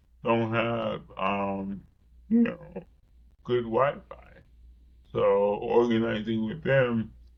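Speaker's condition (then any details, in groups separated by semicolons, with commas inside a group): Cerebral palsy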